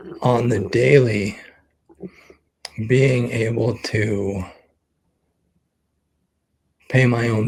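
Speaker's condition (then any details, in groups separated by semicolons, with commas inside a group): ALS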